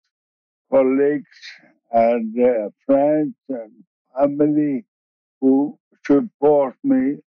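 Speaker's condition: ALS; initially diagnosed bulbar-onset, later reclassified as regular form, wheelchair user; very slow progression, many years since diagnosis; slurred or slowed speech

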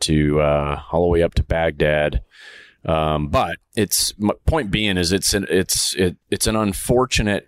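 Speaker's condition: No condition

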